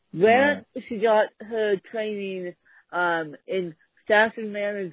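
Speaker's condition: Cerebral palsy; foot surgery

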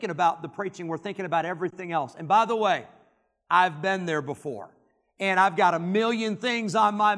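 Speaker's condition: No condition

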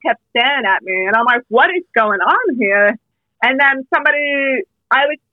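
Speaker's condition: Hearing loss, speech impediment, mild; little bit of a speech impediment

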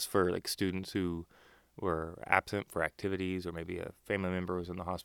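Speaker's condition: No condition

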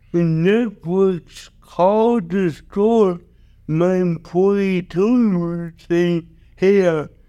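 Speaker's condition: Cerebral palsy

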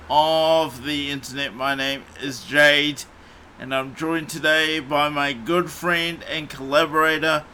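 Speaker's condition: Cerebral palsy; morphine not allowed after it

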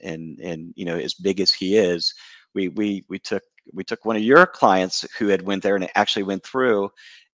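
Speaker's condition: No condition

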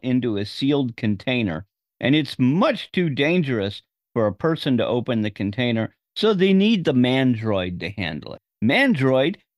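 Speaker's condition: No condition

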